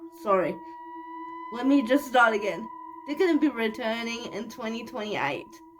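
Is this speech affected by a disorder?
Yes: cerebral palsy.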